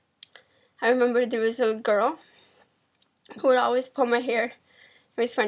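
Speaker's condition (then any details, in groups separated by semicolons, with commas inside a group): Cerebral palsy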